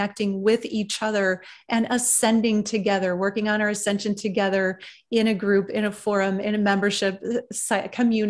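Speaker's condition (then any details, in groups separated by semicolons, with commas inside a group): No condition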